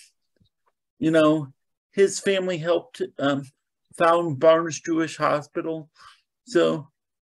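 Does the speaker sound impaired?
Yes: cerebral palsy; mainly lower limbs affected.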